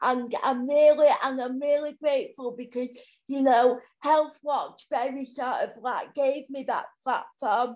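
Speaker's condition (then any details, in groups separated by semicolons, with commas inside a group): Cerebral palsy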